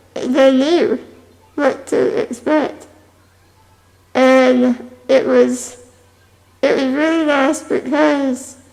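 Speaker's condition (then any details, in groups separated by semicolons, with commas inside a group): Spinal muscular atrophy type 2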